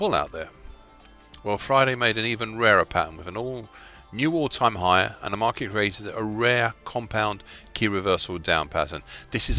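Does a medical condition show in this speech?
No.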